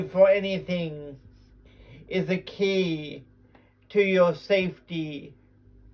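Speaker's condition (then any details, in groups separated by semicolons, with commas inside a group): Cerebral palsy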